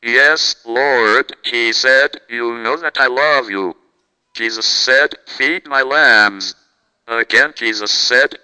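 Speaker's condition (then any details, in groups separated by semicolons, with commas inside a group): Cerebral palsy, speech-generating device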